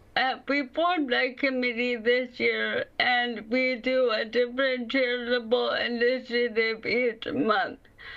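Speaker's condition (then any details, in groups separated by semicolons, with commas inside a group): ALS; limb onset, right foot first; diagnosed 1.5 years ago, portable wheelchair, right hand, both shoulders weak; slower speech, voice banking done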